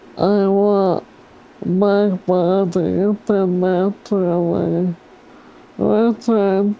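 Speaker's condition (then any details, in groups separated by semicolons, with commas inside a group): ALS; progressive, diagnosed at age 29, motorized wheelchair, almost fully paralyzed, can no longer type after fall; nearly a decade since diagnosis, breathes unaided, pseudobulbar affect, laughs and cries easily; harder to understand, slow sentence production, mute when hurt, losing voice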